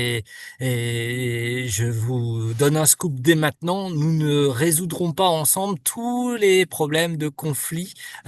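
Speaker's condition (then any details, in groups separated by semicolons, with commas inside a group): No condition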